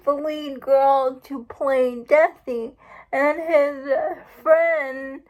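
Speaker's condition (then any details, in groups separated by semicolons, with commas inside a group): Cerebral palsy; uses wheelchair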